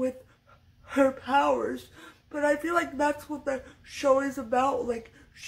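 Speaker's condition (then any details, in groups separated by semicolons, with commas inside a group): Cerebral palsy, severe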